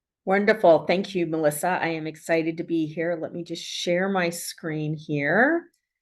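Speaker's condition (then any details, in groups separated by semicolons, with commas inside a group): No condition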